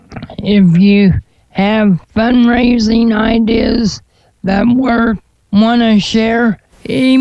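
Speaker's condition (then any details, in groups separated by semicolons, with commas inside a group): Cerebral palsy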